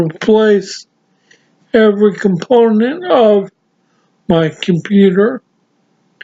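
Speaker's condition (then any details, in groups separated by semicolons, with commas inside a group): Severe traumatic brain injury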